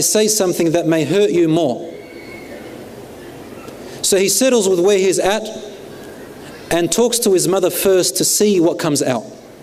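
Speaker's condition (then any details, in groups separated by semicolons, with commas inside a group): No condition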